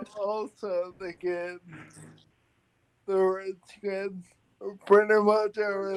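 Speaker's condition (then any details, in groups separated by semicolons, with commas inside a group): Friedreich's ataxia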